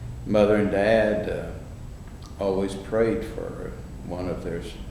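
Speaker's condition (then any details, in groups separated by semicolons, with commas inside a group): No condition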